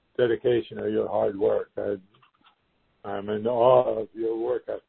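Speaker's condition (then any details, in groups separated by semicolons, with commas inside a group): Parkinson's disease; no sleep issues from Parkinson's; stem cell therapy in research study in Houston, Texas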